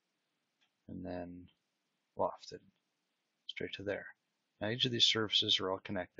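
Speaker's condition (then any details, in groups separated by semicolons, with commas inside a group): No condition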